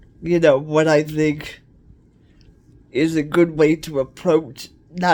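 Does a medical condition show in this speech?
Yes: cerebral palsy; cerebral palsy, wheelchair.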